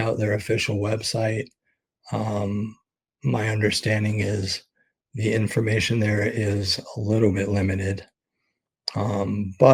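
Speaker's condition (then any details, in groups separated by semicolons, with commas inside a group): ALS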